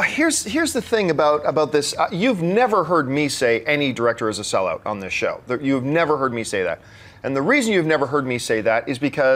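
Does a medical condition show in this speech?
No.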